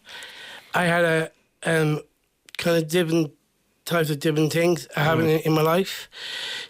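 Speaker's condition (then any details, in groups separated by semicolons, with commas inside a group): Down syndrome; then speech and drama training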